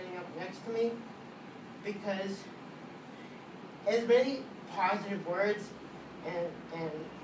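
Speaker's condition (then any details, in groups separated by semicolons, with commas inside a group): Cerebral palsy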